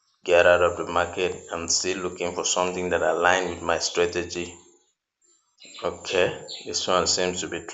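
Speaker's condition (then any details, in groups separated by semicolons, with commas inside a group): No condition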